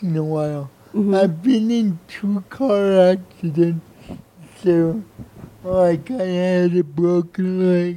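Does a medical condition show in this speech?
Yes: cerebral palsy; from birth, brain injury disrupting messages between brain and body, therapy in childhood; no medication.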